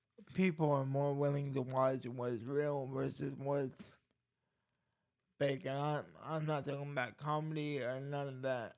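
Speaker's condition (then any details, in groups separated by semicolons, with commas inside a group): Cerebral palsy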